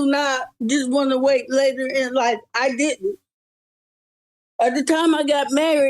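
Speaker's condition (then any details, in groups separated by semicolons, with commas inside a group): Cerebral palsy; present from birth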